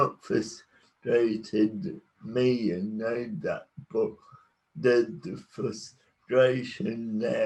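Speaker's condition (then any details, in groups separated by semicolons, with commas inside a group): Cerebral palsy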